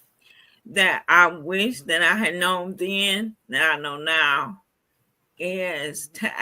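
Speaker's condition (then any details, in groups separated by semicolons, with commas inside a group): Cerebral palsy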